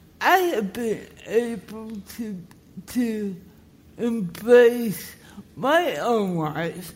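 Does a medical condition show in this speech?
Yes: cerebral palsy; cerebral palsy from lack of oxygen to brain at birth.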